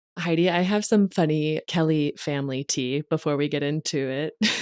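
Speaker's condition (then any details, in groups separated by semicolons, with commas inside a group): No condition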